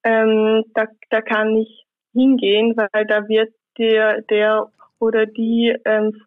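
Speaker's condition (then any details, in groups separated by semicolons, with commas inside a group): Stuttering; childhood onset, more severe in childhood, massively improved, low symptoms since school years; mild, largely covert, hidden by avoidance tactics, interviewer noticed no stuttering; choppy phrasing, pauses before blocks, m fillers, rephrasing, worse reading aloud, arguments, foreign languages, groups; repeated sounds, repeated words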